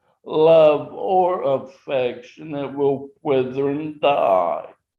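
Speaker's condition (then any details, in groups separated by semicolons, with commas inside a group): Traumatic brain injury; 39 years since injury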